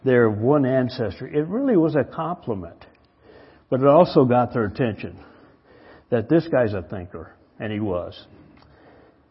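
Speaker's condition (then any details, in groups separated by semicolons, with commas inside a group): No condition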